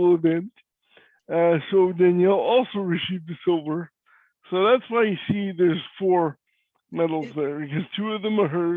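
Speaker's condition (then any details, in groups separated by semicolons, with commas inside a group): Cerebral palsy; cannot walk; voice is different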